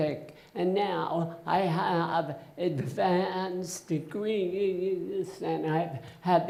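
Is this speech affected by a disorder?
Yes: essential tremor.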